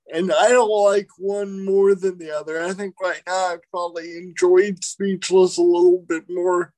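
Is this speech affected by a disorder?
Yes: cerebral palsy.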